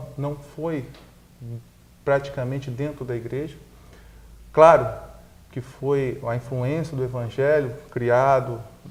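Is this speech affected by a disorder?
No.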